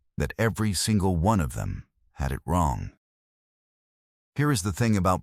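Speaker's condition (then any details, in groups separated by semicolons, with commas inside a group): No condition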